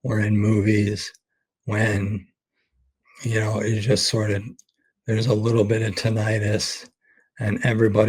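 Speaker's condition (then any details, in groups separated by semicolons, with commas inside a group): ALS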